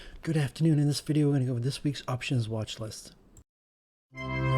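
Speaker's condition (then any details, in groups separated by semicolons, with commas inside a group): No condition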